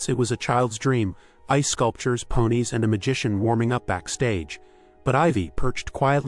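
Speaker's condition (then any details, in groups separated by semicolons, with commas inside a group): No condition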